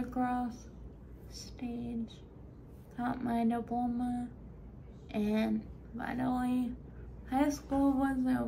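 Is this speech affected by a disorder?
Yes: Friedreich's ataxia.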